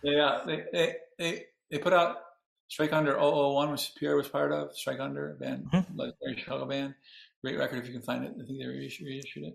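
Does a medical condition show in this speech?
Yes: Parkinson's disease; onset age 42, 19 years since, medicine four times daily plus Indian bean, hospital physical therapy; hard on voice, needs about two weeks of singing practice to regain voice.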